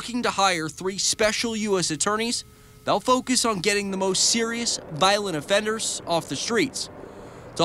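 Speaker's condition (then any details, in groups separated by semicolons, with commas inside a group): No condition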